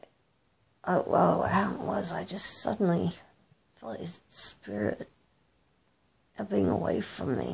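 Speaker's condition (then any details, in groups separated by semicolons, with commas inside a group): Cerebral palsy; present from birth, arthritic hips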